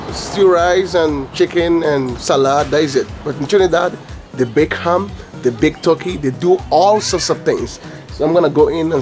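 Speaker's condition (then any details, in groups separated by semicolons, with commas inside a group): No condition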